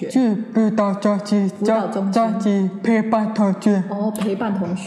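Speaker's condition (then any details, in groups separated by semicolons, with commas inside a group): Hearing impairment; converses orally with host without interpreter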